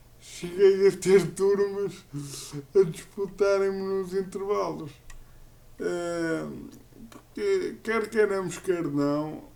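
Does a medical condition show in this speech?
Yes: cerebral palsy; uses a wheelchair.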